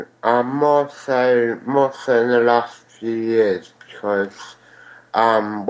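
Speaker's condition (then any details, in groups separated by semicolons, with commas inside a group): Ataxia after cerebellar astrocytoma; after childhood cerebellar tumor removal, brain hemorrhage, stroke; tumour removed at age five; affects balance and speech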